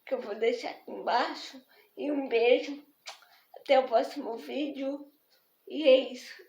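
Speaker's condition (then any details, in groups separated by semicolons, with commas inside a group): Spastic diplegic cerebral palsy; spastic diplegic, hospital infection after premature birth, feet surgery; physiotherapy and surgery since age 4; did not speak as young child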